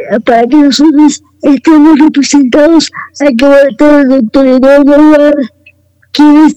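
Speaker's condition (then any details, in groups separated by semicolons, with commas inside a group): Cerebral palsy; wheelchair user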